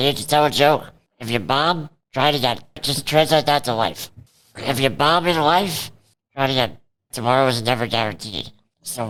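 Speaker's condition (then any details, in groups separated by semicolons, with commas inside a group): Cerebral palsy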